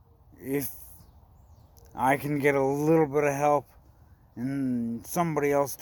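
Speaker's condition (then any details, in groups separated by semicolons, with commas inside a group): Brain injury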